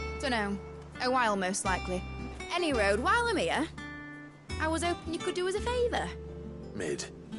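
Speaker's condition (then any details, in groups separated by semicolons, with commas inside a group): No condition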